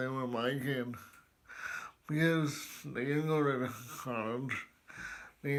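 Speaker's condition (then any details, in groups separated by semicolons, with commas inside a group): Cerebral palsy, spastic, severe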